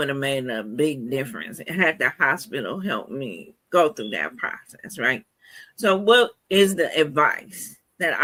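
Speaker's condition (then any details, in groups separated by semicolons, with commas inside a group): Cerebral palsy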